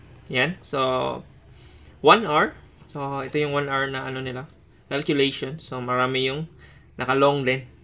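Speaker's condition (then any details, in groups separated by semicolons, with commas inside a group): No condition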